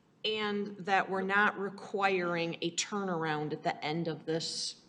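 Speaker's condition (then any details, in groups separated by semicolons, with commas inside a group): No condition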